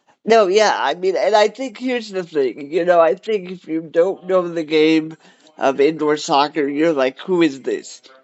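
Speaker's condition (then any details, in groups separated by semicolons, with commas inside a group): Cerebral palsy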